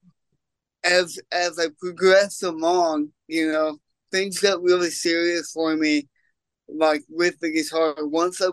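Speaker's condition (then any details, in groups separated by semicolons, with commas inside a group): Cerebral palsy; congenital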